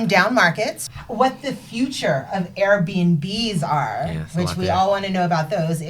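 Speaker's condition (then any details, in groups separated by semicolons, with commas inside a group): No condition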